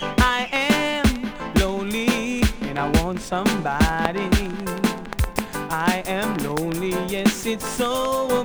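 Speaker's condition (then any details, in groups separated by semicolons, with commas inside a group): No condition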